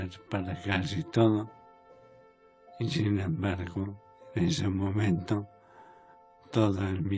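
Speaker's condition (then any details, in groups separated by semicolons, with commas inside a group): ALS; late stage, near death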